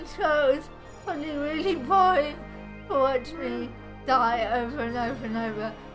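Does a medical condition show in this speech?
Yes: cerebral palsy.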